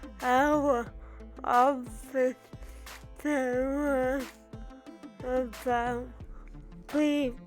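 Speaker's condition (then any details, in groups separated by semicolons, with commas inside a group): Cerebral palsy; from birth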